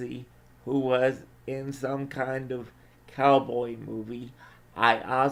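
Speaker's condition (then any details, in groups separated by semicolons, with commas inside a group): Cerebral palsy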